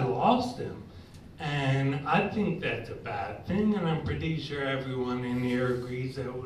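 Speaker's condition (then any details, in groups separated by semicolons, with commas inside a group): Ataxia; progressive, affects balance and speech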